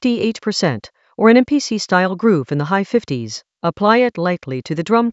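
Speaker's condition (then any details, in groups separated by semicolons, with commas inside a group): No condition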